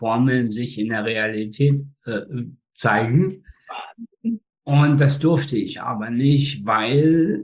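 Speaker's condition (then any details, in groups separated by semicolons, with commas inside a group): Spastic tetraparesis, spastic quadriplegia; birth injury, cord around neck, brain oxygen loss up to 15 minutes, four limbs, facial paralysis; slightly hoarse from many speeches, runs half marathons, practises piano; speech control difficulties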